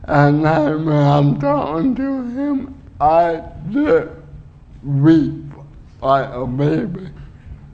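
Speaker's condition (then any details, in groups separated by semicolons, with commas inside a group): Cerebral palsy; uses wheelchair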